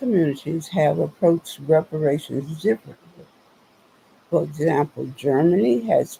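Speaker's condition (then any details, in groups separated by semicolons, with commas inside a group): Spinal neurosarcoidosis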